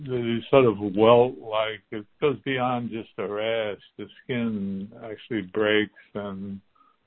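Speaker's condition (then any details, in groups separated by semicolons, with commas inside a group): Parkinson's; stem cell infusions in houston, infusions finished, assessment due in september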